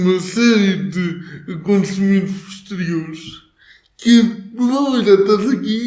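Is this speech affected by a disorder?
Yes: cerebral palsy.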